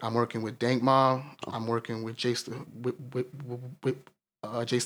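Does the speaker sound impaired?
Yes: stuttering; stutters when talking, no stutter when rapping on the mic; here repeated sounds.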